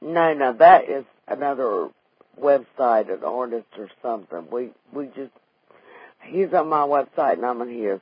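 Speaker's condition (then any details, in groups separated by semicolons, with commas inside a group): Vocal cord paralysis after stroke; wheelchair user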